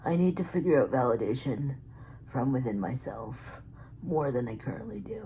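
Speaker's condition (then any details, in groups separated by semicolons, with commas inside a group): Cerebral palsy; physically disabled; articulate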